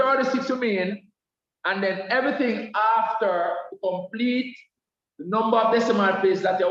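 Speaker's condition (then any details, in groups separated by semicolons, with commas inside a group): No condition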